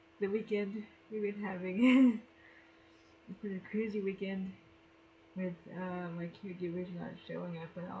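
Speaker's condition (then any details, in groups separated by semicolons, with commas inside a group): Cerebral palsy; Girdlestone resection surgery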